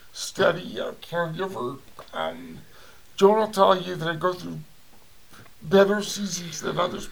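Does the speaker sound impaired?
Yes: cerebral palsy; voice audibly affected.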